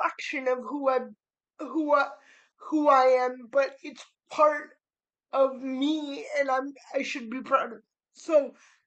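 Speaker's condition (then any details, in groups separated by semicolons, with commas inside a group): Cerebral palsy; spastic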